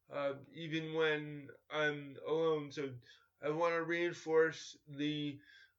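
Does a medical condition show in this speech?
Yes: cerebral palsy; coordination issues, uses crutches.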